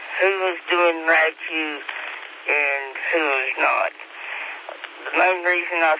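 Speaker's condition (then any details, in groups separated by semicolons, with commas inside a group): Speech impediment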